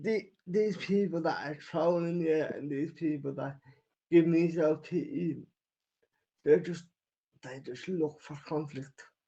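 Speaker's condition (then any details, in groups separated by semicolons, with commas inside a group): Cerebral palsy; wheelchair user since childhood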